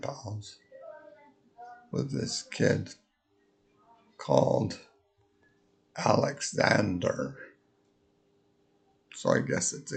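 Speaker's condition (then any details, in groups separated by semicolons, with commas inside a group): Multiple sclerosis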